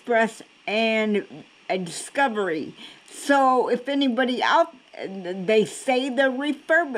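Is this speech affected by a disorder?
Yes: cerebral palsy.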